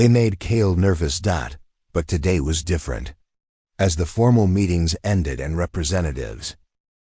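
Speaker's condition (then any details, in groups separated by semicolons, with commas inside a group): No condition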